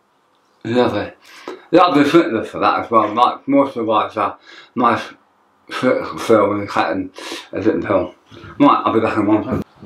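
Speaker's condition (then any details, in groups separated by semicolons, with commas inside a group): Tongue cancer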